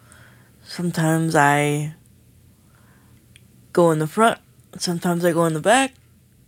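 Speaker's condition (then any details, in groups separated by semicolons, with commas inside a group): Cerebral palsy; needs Hoyer lift to get out of bed, daily medication, 24/7 care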